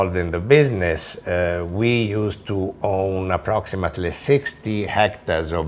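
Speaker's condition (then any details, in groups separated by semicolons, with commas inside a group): No condition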